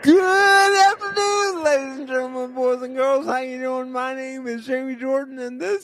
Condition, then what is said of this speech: Cerebral palsy. And I'm a guy with cerebral palsy, so my voice is always shot.